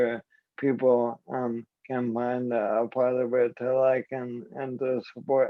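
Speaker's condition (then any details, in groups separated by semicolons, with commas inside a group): ALS; voice and hands affected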